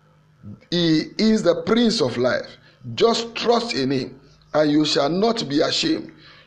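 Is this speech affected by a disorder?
No.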